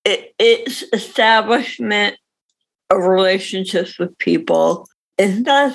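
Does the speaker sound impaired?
Yes: cerebral palsy; visible cerebral palsy.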